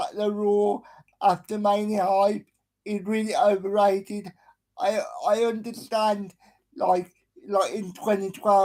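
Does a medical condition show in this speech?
Yes: cerebral palsy.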